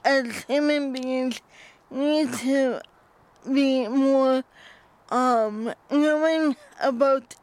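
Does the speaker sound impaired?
Yes: cerebral palsy; diagnosed at 9 months after unable to sit properly, likened to stroke before birth, uses wheelchair.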